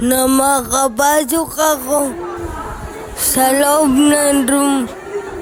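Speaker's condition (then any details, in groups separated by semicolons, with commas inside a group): Cerebral palsy; affects hands, cannot write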